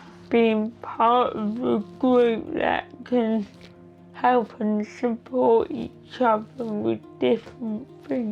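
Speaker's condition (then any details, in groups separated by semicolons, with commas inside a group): Cerebral palsy; affects movement and speech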